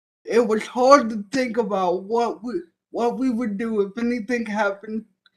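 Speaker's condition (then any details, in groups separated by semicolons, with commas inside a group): Cerebral palsy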